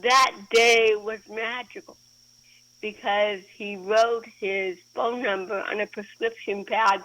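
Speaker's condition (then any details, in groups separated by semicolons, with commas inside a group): Cerebral palsy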